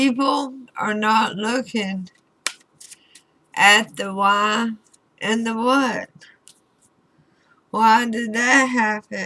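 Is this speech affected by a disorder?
Yes: throat cancer radiation damage.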